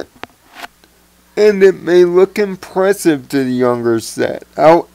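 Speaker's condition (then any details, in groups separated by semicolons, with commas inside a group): Cerebral palsy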